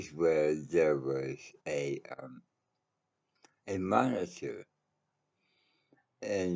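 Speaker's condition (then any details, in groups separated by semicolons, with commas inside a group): Mouth cancer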